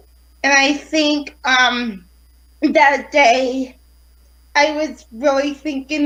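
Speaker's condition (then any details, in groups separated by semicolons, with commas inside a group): Cerebral palsy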